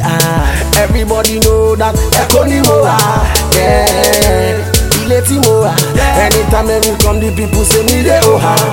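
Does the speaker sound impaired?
No.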